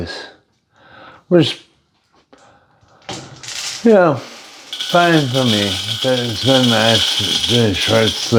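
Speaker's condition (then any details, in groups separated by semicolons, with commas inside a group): Brain injury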